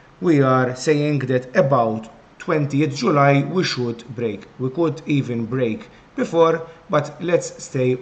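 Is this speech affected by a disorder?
No.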